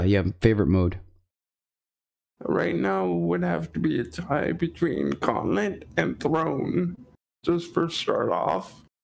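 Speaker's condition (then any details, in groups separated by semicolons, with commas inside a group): Cerebral palsy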